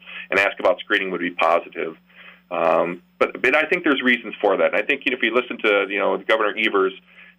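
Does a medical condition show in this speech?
No.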